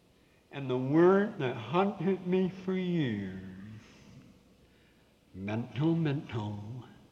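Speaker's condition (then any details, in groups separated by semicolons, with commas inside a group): Severe cleft palate with lisp; congenital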